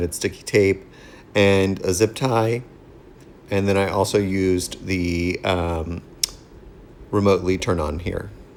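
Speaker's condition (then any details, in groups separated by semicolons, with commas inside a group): No condition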